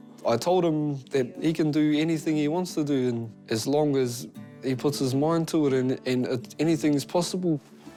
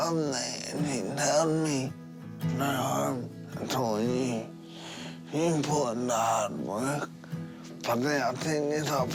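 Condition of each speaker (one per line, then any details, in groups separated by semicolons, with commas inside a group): No condition
Brain injury; severe brain injury, fall from moving vehicle, head run over; 11 years since injury, long rehab; long rehab to regain talking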